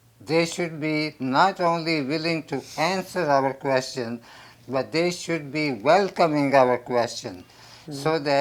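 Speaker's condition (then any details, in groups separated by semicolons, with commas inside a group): Tonsil and soft palate cancer; squamous cell carcinoma, HPV-related, tonsil and soft palate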